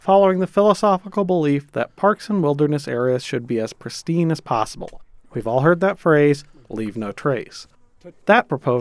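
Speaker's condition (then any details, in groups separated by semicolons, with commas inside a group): No condition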